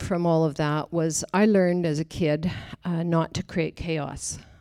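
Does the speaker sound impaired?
No.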